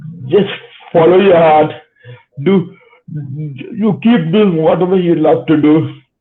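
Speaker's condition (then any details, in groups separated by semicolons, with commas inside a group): Cerebral palsy; spastic type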